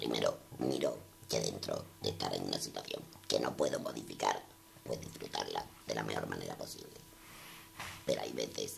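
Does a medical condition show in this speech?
Yes: total laryngectomy; laryngeal cancer.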